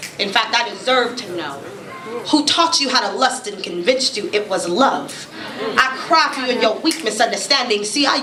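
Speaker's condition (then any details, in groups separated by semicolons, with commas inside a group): No condition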